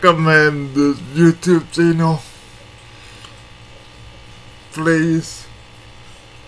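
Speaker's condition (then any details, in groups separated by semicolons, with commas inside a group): Cerebral palsy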